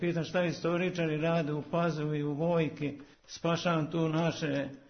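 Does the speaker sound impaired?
Yes: Parkinson's disease; walks about 8 km daily, very active, reports no difficulties from the illness; converses normally, illness not noticeable on radio.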